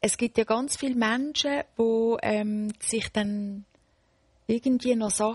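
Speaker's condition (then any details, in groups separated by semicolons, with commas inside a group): No condition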